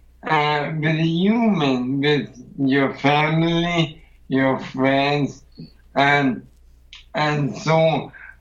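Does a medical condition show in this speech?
Yes: ALS; sounds drunk to strangers, voice weakened and more bubbling since Camino, wife Steffi helps explain.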